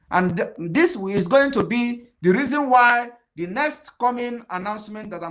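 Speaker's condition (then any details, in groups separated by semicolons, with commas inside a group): No condition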